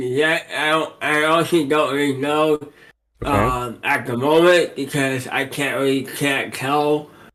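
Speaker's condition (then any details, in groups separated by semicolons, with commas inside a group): Cerebral palsy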